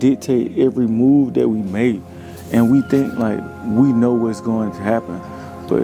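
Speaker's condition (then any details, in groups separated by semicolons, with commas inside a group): No condition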